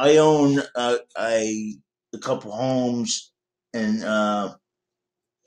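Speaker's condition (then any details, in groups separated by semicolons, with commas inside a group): Cerebral palsy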